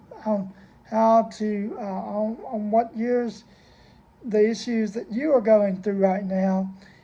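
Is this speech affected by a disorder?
Yes: cerebral palsy.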